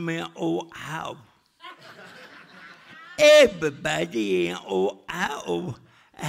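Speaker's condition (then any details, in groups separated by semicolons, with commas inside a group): Cerebral palsy; speech still affected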